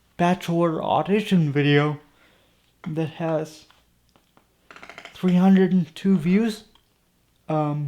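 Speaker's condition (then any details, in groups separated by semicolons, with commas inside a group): Cerebral palsy; from birth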